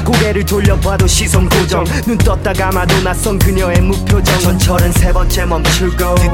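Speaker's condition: No condition

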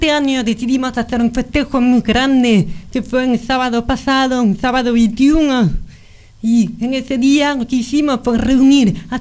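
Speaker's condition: Profound bilateral congenital deafness; profound bilateral deafness from birth, detected near 15 months, lifelong hearing aids insufficient for speech; learned speech visually by lip reading and early reading, now perceives speech through implants

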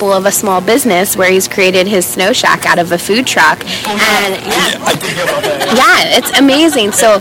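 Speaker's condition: No condition

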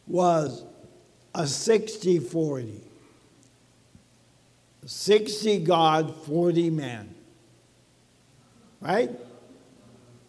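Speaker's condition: ALS; talks funny, speech sounds abnormal

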